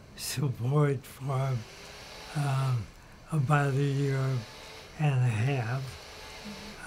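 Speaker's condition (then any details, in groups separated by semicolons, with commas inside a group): ALS; symptoms two and a half years, non-invasive ventilation eighteen months, no tracheotomy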